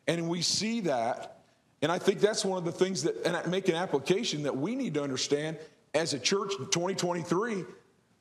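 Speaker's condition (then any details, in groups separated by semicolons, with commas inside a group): No condition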